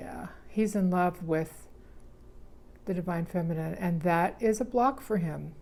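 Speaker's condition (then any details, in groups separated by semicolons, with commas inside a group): No condition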